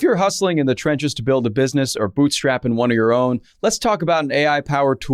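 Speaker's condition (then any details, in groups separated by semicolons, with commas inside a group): No condition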